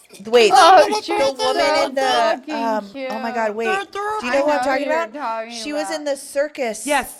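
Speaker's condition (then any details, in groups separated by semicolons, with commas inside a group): No condition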